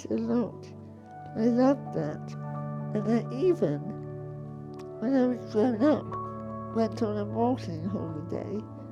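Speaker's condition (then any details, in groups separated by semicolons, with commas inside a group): Pompe disease, late onset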